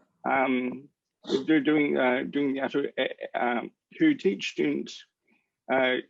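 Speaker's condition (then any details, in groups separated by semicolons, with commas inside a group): Cerebral palsy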